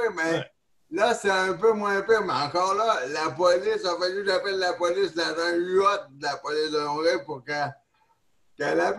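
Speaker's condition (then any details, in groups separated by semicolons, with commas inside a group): Neonatal cerebral palsy; neonatal onset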